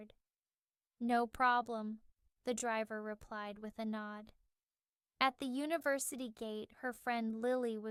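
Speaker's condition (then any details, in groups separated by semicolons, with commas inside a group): No condition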